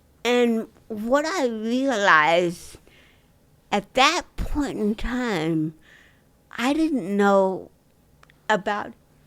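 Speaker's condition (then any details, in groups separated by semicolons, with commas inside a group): Dystonia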